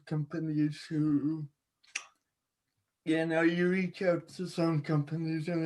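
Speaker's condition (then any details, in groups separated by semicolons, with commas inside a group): Cerebral palsy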